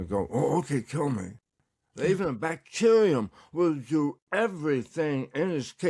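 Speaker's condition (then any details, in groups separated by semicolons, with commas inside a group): Tongue cancer; recovering, tongue exercises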